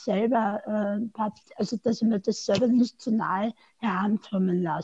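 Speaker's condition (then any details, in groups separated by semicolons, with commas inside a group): Speech impairment after tongue cancer, mild; aggressive right tongue-margin cancer into mouth arch at 48, 17-hour surgery, neck dissection, chemoradiotherapy; slightly limited, tends to speak fast, sometimes unclear, Austrian dialect, hard to understand without seeing face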